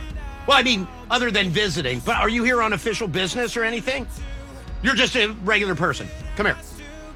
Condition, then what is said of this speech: None; typical speech.